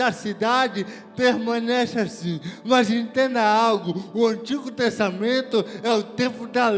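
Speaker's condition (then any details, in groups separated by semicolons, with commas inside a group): Cerebral palsy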